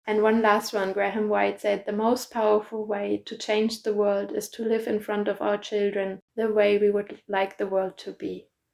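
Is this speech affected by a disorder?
No.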